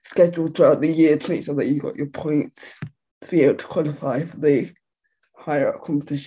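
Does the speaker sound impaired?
Yes: quadriplegic cerebral palsy; present from birth, muscles move uncontrollably; physiotherapy, riding at local RDA recommended by physiotherapist, riding gives temporary relief.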